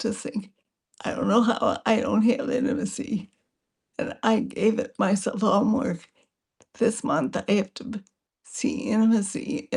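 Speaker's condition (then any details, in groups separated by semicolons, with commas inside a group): Multiple sclerosis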